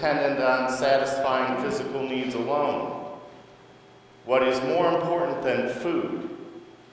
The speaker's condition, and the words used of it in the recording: None; typical speech.